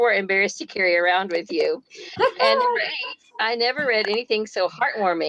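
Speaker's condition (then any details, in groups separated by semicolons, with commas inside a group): No condition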